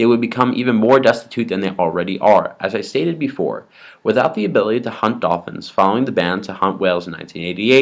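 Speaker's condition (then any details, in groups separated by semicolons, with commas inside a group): No condition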